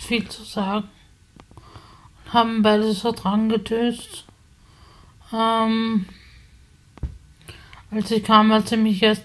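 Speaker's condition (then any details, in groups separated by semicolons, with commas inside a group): Spasticity from birth; multiple sclerosis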